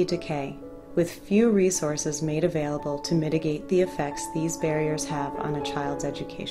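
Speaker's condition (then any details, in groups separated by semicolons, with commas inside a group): No condition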